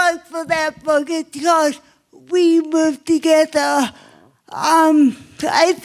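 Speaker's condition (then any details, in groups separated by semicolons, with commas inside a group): Cerebral palsy; obvious speech impairment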